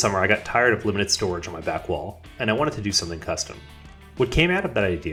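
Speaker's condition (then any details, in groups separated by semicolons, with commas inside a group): No condition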